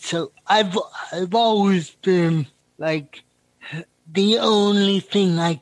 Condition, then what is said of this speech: Cerebral palsy. I'm lucky in that respect because my speaking is, it's weird.